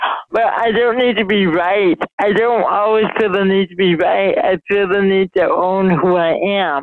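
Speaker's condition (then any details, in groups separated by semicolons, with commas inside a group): Mild cerebral palsy; speech affected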